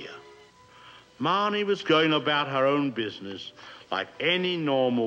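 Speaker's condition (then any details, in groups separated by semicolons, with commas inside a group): No condition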